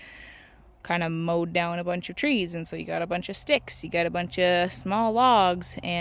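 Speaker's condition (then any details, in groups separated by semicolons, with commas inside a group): No condition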